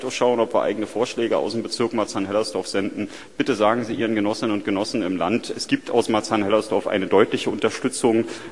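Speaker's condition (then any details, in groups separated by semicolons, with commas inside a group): No condition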